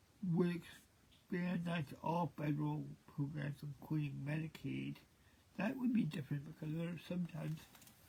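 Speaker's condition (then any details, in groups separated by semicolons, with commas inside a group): Cerebral palsy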